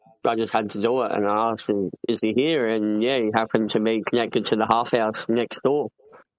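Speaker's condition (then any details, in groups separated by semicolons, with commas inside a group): Cleft palate; congenital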